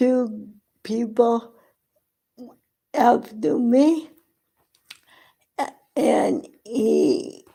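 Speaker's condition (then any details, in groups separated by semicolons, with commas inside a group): Cerebral palsy; present from birth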